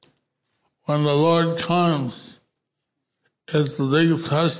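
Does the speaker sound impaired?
Yes: stroke with facial paralysis; half of face paralyzed since stroke; hard to follow for unaccustomed listeners, words repeated by interpreter Ignat Gordas.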